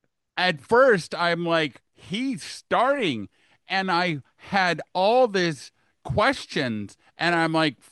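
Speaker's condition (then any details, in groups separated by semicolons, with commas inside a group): Aphasia and apraxia; one stroke around june, brain aneurysm, aneurysm surgery, later seizure on the 29th; initially could not talk at all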